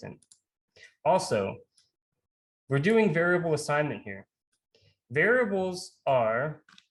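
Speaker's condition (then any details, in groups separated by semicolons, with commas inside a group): No condition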